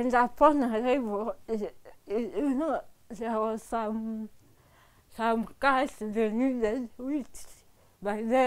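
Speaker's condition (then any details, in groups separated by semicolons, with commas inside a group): Cerebral palsy; from birth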